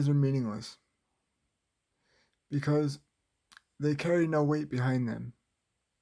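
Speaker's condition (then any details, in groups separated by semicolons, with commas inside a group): Cerebral palsy, spastic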